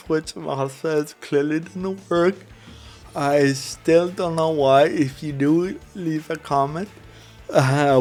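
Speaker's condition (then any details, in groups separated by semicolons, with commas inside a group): Cerebral palsy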